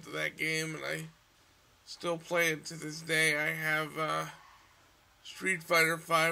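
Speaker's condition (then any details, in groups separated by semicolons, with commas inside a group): Cerebral palsy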